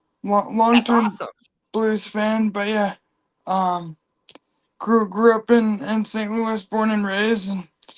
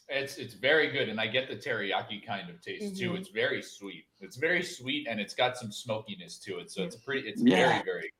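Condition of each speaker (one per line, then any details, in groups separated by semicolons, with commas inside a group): Cerebral palsy; from birth
No condition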